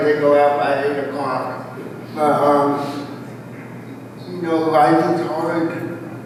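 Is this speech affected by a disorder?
Yes: cerebral palsy, spastic quadriplegia.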